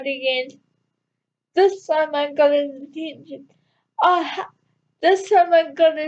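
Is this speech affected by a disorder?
Yes: cerebral palsy.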